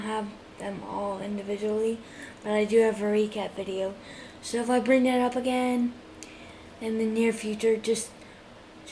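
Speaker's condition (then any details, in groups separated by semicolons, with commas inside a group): Cerebral palsy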